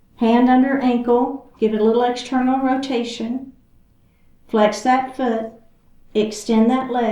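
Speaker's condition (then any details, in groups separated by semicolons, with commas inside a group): No condition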